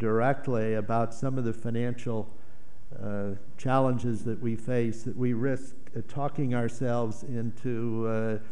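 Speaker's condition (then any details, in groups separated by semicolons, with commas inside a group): No condition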